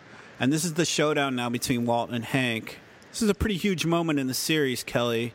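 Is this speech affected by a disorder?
No.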